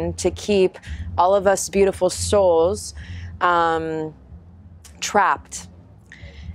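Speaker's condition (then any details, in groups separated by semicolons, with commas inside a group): No condition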